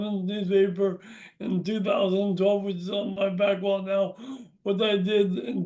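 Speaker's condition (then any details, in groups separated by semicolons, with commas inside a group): Brain injury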